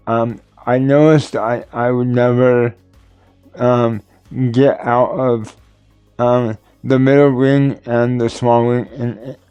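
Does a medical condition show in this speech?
Yes: cerebral palsy; tends to mess up words.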